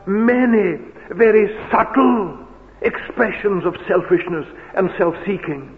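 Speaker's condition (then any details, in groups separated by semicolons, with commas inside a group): No condition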